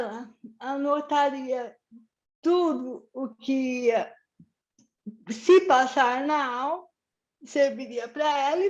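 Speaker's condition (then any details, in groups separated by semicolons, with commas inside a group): Cerebral palsy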